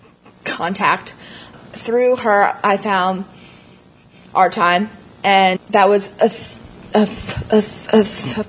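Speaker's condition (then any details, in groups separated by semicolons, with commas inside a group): Stuttering; stuttering recognized as a problem around fourth grade after changing schools, first met others who stutter through Our Time at 16; stuttered a lot on own name in tenth grade, used tricks to hide stuttering; repeated sounds, prolonged sounds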